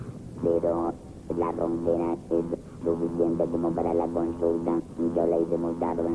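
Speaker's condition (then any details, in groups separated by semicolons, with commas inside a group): Laryngectomy; after laryngeal cancer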